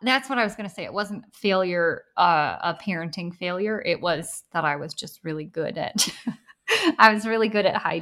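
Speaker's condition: Bilateral cleft lip and palate; multiple surgeries including jaw surgery

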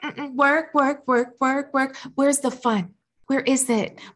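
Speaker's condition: No condition

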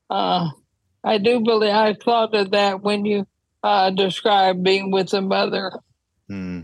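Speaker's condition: ALS; wheelchair use when traveling

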